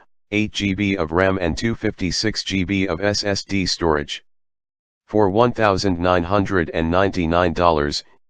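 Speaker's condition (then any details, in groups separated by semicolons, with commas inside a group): No condition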